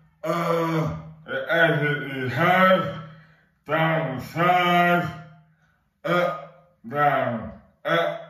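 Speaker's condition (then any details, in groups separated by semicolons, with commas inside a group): Dystonia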